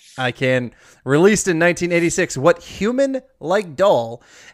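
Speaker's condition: No condition

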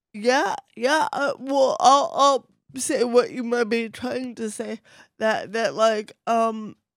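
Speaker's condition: Cerebral palsy, mild; voice affected

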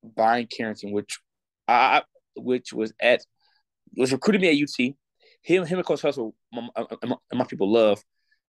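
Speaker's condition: Stuttering; stutter since earlier years, milder than in the past, declined speech class suggested by mother; still stutters, less severe than in past; less severe than before; repeated words

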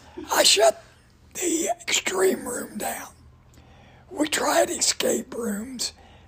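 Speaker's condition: Voice damage from cancer; fighting cancer about 10 years

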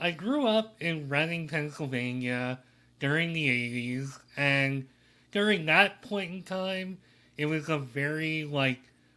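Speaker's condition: Cleft lip and palate

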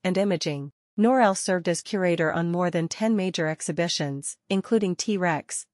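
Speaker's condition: No condition

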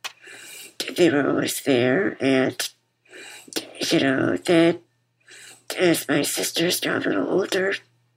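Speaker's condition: Muscular dystrophy; bipap machine audible while speaking

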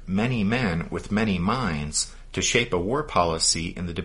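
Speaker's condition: No condition

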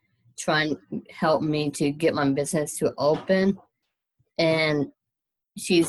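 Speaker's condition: Down syndrome; trisomy 21, heart surgery in childhood, eye surgery, other childhood surgeries, thyroid removed

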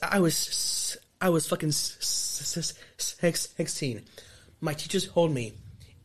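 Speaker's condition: Stutter; stutter since childhood, speech therapist in school; still has a stutter; no stuttering when performing in wrestling ring; prolonged sounds

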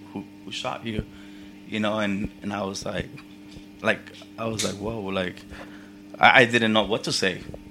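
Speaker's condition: Stuttering; intermittent stutter, cause unknown, possibly tiredness or teasing, formerly avoided speaking from embarrassment; stutters at times, apologises and laughs at self to reset, stutter then goes away; repeated sounds, repeated words, prolonged sounds

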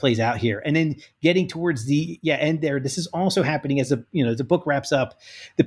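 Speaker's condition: No condition

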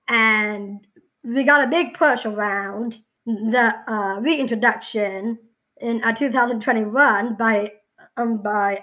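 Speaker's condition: Down syndrome

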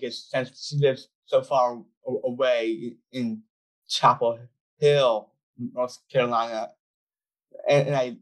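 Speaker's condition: Down syndrome; public speaker

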